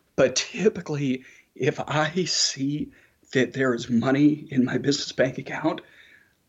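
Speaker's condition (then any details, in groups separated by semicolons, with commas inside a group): Spasmodic dysphonia; voice changes began about 10 years ago, progressively worse over following year, many doctors missed diagnosis; slightly better over 10 years, can manipulate certain words and vocal cords to produce sound; vocal cords break open when speaking, breathy on certain syllables, can still communicate and be heard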